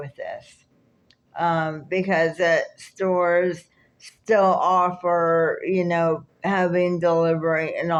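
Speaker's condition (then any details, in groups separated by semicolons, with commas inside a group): Cerebral palsy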